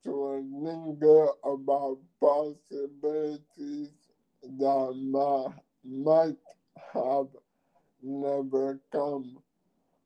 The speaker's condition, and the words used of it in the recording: ALS (motor neuron disease). So I want you, the audience, to pay very close attention to what he's saying, because his voice box is going and he sludges a little when he speaks.